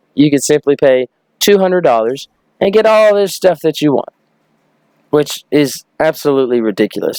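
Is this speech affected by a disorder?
No.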